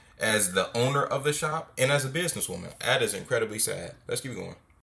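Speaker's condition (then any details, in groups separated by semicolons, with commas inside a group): No condition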